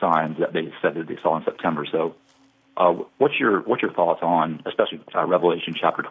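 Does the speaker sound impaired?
No.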